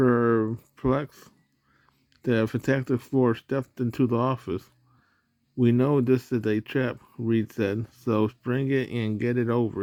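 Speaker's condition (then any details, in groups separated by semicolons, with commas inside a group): No condition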